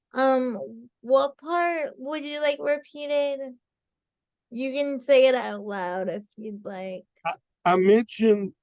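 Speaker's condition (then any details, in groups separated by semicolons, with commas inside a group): Cerebral palsy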